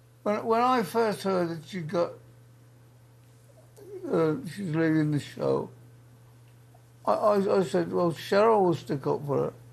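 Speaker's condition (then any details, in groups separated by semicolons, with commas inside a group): Parkinson's; controlled by medication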